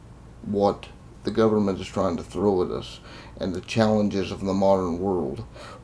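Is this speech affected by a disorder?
Yes: cerebral palsy; congenital cerebral palsy, confined to a wheelchair.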